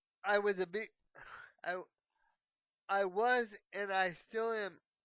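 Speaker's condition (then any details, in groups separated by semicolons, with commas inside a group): Cerebral palsy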